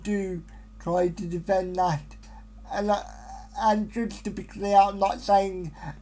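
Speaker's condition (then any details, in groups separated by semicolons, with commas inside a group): Cerebral palsy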